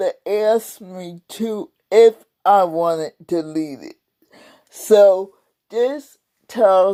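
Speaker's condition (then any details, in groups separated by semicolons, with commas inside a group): Cerebral palsy; several unnoticed strokes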